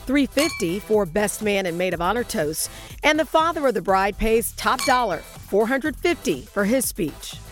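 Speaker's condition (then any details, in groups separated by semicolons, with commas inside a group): No condition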